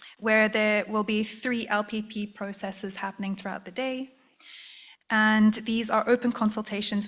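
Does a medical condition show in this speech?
No.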